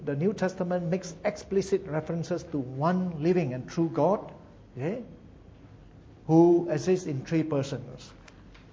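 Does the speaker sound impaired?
No.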